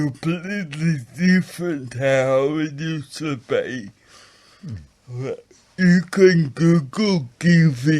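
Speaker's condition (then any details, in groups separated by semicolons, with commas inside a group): Acquired brain injury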